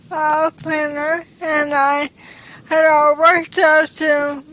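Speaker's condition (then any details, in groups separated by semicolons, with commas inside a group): ALS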